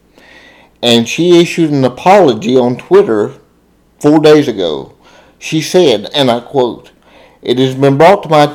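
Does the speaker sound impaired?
Yes: cerebral palsy, spastic diplegia.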